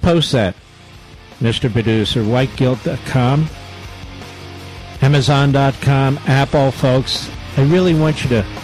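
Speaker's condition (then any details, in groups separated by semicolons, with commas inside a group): No condition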